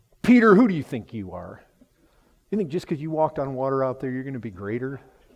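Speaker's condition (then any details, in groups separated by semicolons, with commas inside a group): No condition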